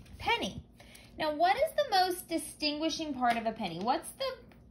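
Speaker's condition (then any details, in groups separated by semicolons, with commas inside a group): No condition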